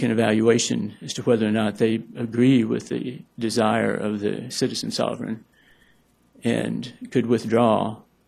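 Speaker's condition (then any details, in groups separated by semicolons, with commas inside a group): Parkinson's; may stumble over words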